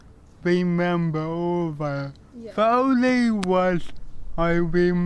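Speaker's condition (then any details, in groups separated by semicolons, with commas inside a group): Cerebral palsy; speech improved over time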